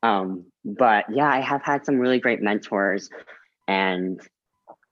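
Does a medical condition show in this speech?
Yes: cleft lip and palate.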